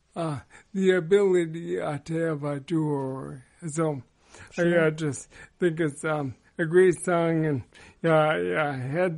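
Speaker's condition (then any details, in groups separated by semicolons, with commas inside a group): ALS; progressive motor neuron disease, slower progression than most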